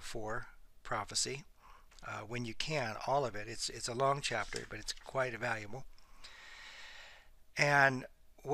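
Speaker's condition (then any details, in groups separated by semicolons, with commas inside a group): No condition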